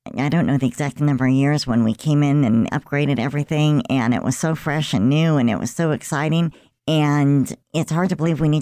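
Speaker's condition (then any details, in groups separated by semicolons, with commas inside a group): Cleft lip and palate; present since birth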